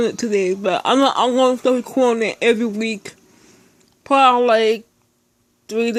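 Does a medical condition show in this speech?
Yes: speech impairment.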